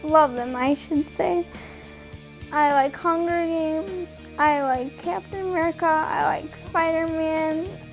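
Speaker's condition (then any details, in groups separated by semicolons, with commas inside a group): Cerebral palsy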